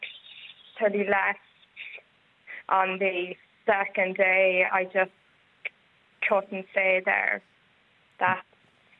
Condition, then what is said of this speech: Stuttering. Like, you know, it's kind of putting pressure on me to speak faster.